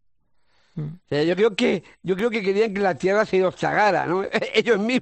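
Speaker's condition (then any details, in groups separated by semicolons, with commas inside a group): Down syndrome; congenital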